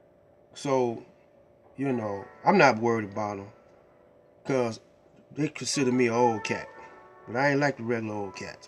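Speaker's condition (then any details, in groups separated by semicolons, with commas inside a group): No condition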